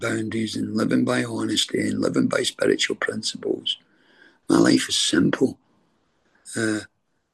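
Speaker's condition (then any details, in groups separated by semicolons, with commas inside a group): Throat cancer treatment effects; deep voice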